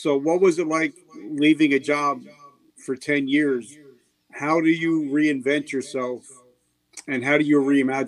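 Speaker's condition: No condition

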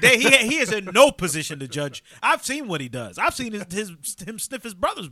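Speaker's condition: No condition

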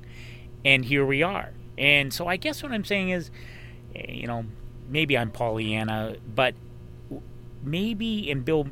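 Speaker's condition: No condition

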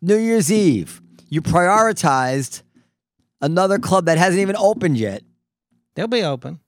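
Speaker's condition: No condition

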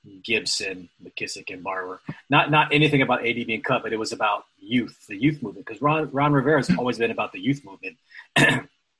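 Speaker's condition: No condition

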